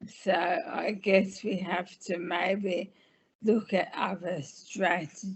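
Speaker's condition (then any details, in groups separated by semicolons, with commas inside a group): Motor neurone disease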